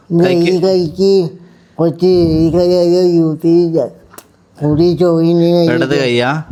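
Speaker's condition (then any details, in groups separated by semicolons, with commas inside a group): Cerebral palsy; present from birth, electric wheelchair, weak right hand; cannot walk alone, needs lifting and daily help; slight lack of clarity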